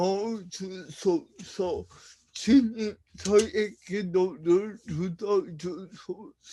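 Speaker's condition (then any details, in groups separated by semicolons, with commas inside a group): Brain lesion disability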